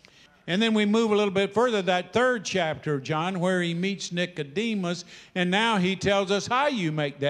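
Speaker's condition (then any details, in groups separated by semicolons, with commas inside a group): No condition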